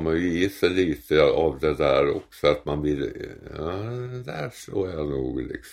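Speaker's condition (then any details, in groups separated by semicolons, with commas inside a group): Tongue cancer; later received teeth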